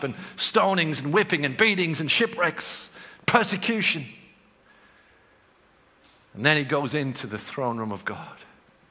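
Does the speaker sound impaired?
No.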